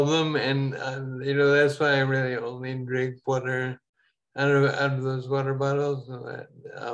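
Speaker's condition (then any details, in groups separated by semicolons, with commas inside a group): Ataxia; falls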